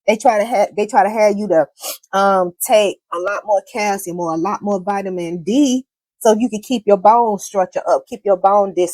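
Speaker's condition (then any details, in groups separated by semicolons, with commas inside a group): No condition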